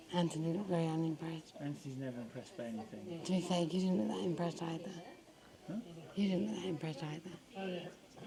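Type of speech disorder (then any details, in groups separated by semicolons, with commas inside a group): Speech with a speaking valve; tracheostomy with speaking valve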